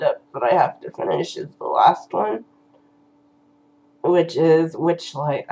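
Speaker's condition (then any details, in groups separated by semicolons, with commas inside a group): Cerebral palsy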